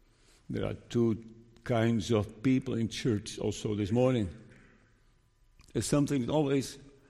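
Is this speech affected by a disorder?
Yes: Parkinson's disease; diagnosed 5 years ago, very slow progression per neurologist; room for more medication if needed; sometimes stutters and blurs words, still preaching.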